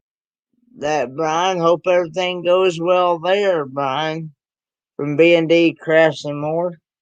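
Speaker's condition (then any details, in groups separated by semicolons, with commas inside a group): Cerebral palsy; present since birth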